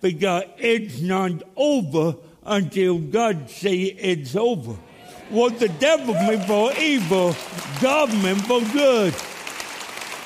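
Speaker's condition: Cerebral palsy; speech impediment

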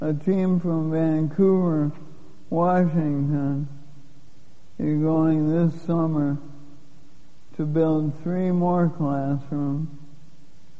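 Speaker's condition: Lou Gehrig's disease; onset with loss of strength first thought due to Parkinson's, given 3 to 5 years to live

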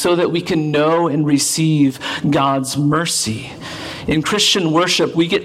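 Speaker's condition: No condition

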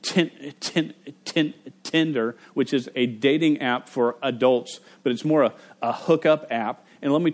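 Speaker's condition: Stutter; stutter since age five, persisting through adulthood; stutters while giving a talk to parents; at times blocks and cannot say own name; repeated sounds

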